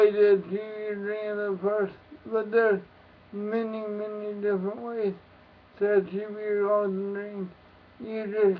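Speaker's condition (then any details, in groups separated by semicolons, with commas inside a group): Cerebral palsy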